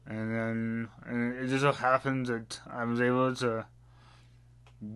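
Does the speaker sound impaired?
Yes: rapid onset dystonia-parkinsonism; neurological and muscular disorder, onset age 27 within two weeks, then stopped progressing, resembled stroke, diagnosed at Mayo Clinic; affects speech, balance and dexterity, Parkinson-like characteristics.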